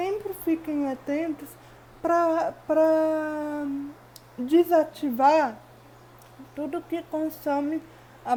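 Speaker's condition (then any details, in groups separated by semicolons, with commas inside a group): Cerebral palsy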